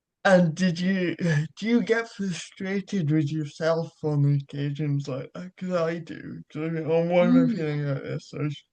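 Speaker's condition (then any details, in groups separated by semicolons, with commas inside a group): Cerebral palsy; childhood surgery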